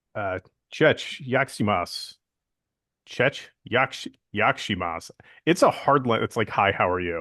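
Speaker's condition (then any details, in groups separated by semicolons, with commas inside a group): No condition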